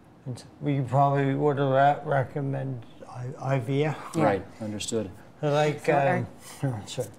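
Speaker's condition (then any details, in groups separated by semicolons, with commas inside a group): Huntington's disease; genetic form, gene confirmed; diagnosed about 20 years ago, symptoms about 10 years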